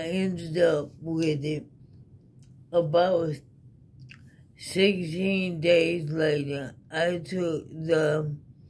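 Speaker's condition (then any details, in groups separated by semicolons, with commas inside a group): ALS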